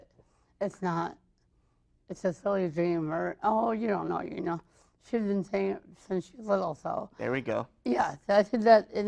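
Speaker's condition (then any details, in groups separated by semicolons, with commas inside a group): Mild cerebral palsy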